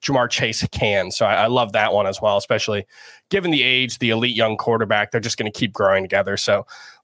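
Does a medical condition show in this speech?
No.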